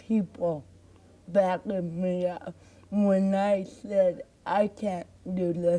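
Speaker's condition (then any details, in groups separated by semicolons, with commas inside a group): Cerebral palsy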